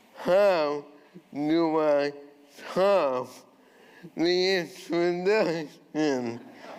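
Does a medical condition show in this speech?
Yes: ALS.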